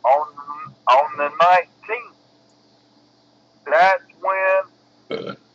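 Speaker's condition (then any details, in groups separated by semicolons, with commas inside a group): Cerebral palsy; bedbound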